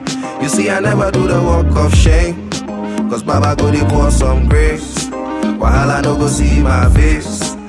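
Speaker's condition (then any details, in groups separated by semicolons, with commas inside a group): No condition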